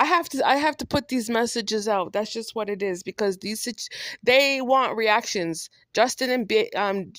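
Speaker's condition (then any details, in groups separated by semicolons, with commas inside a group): No condition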